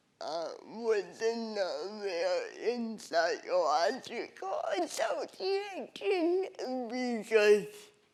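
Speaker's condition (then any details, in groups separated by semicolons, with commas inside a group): Cerebral palsy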